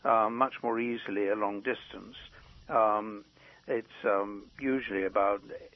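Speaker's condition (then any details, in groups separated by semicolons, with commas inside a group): No condition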